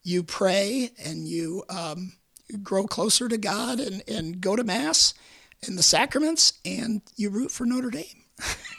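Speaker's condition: Vocal cord cancer, repeated surgery; chemotherapy causing mouth pain

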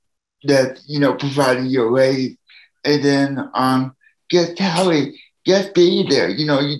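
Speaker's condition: Cerebral palsy; needs help from others

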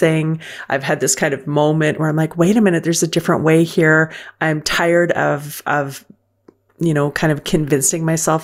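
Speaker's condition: No condition

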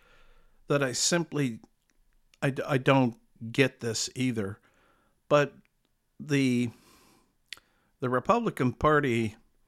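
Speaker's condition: No condition

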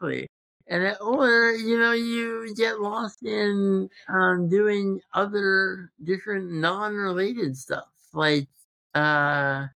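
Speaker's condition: Congenital muscular dystrophy; present since birth

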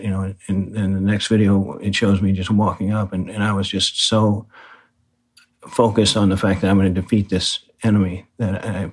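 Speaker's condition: Parkinson's disease; diagnosed by neurologist

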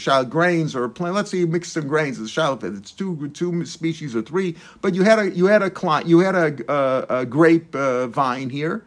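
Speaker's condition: No condition

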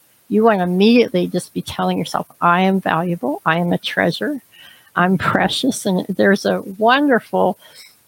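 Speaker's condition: Cleft palate; congenital, extremely severe, trachea issues

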